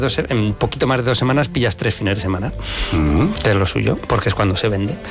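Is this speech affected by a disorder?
No.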